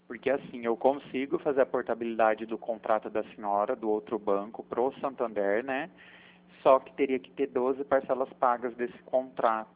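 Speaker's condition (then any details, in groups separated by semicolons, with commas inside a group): No condition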